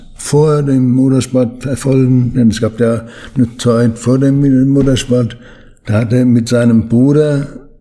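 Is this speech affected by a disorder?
Yes: Parkinson's disease; limits daily routine.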